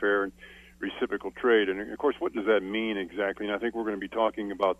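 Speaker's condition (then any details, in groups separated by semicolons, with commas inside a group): No condition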